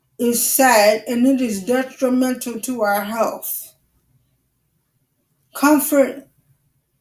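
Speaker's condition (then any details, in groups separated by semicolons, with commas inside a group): Cerebral palsy; wheelchair user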